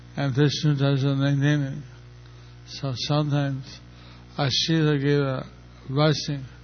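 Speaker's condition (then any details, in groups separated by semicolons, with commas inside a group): Stroke; a little over a year since stroke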